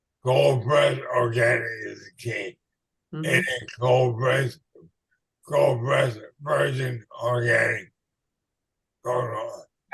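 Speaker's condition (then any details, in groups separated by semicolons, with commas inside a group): ALS/MND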